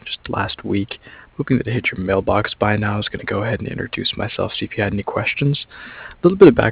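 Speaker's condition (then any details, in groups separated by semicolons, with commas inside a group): No condition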